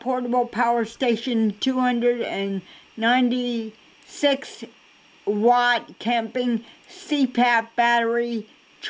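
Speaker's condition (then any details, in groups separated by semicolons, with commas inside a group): Cerebral palsy; cannot walk, crawls to get around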